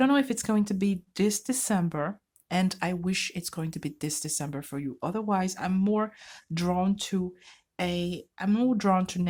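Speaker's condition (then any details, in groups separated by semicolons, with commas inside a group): No condition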